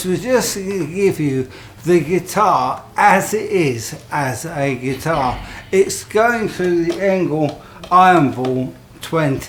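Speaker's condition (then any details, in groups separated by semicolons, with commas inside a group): ALS; affects emotions, speech, right hand; voice may sound peculiar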